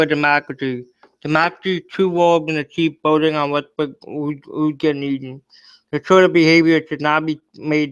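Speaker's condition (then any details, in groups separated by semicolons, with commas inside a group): Cerebral palsy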